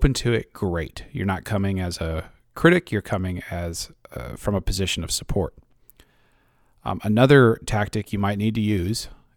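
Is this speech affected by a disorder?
No.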